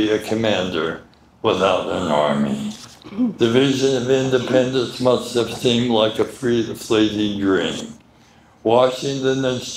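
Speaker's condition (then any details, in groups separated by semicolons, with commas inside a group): Medical condition affecting speech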